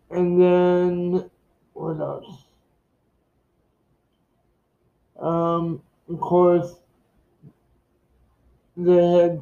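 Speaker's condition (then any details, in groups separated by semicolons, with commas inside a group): Cerebral palsy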